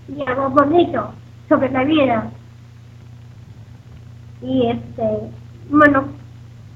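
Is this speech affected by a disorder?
Yes: Down syndrome; self-described good language.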